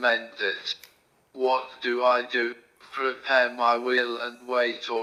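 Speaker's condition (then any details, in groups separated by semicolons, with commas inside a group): Motor neurone disease; speech and breathing affected, cannot breathe unaided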